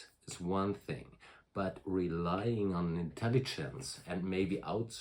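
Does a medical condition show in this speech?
No.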